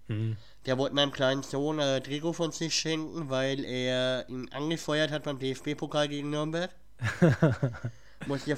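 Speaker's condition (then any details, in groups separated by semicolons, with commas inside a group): Cleft palate; cleft palate audible in speech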